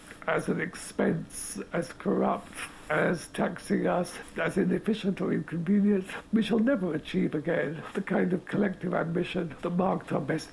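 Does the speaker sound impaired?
Yes: motor neurone disease; terminal, progressive motor neurone disease, body capacities steadily shrinking; late stage, 18 months since onset, completely immobile, lying in bed in New York, breathing aid; speaking through air contraption enabling breathing, still able to talk, interviewed down the line.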